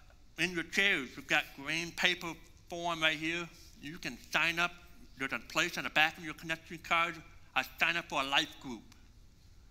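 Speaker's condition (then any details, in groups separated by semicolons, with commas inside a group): Deafness; congenital, 80% hearing loss since birth, relies on lip reading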